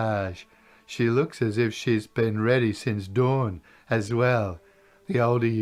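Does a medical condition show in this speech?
No.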